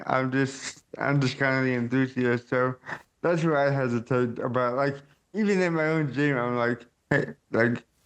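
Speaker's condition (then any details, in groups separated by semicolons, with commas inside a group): Cerebral palsy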